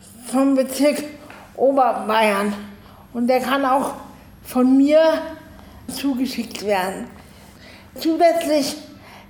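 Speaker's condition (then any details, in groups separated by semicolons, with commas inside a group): Cerebral palsy, spastic, arms and legs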